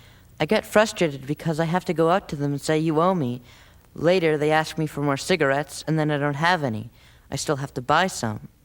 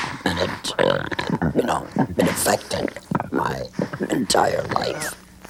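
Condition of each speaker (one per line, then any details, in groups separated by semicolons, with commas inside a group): No condition
Complete laryngectomy; total laryngectomy, throat cancer, smoking-related, no vocal cords; lost voice, learned new form of speech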